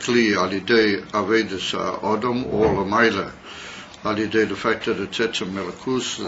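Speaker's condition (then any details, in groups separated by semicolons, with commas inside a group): No condition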